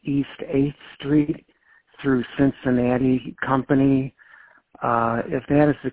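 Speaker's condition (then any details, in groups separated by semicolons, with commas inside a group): No condition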